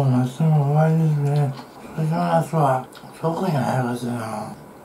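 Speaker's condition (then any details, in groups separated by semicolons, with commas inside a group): Tongue cancer, partial glossectomy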